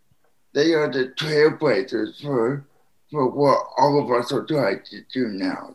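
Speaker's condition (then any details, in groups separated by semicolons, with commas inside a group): Spastic quadriplegic cerebral palsy; all four limbs affected, brain movement wiring underdeveloped, lifelong full-time wheelchair user; needs help eating, drinking, restroom and supplements, including on the course; speech noticeably affected, some verbal issues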